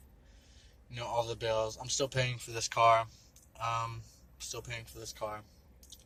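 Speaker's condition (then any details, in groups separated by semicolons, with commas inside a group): No condition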